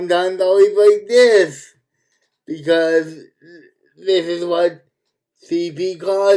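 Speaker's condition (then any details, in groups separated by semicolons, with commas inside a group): Cerebral palsy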